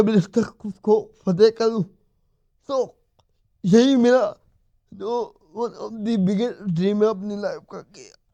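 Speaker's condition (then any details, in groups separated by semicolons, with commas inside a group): Cerebral palsy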